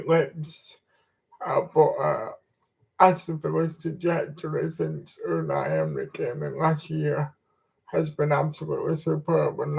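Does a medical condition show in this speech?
Yes: cerebral palsy.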